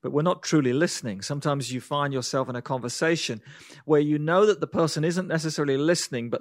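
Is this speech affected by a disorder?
No.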